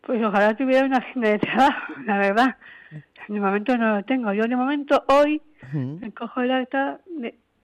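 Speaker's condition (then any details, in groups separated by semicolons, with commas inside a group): Down syndrome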